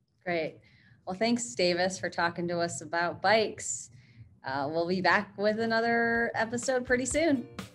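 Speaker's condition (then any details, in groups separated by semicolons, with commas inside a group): No condition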